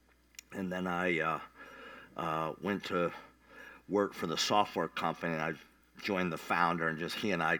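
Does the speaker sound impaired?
Yes: cleft palate; congenital cleft palate with other complications.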